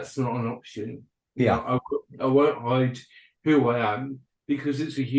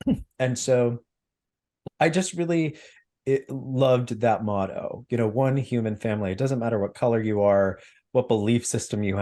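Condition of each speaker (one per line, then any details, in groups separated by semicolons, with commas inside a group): Cerebral palsy and dyspraxia; diagnosed in last 18 months, with dyspraxia
No condition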